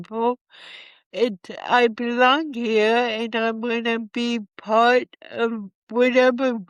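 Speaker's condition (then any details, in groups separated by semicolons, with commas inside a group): Cerebral palsy; from birth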